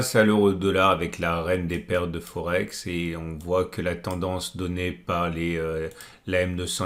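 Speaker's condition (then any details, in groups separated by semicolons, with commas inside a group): No condition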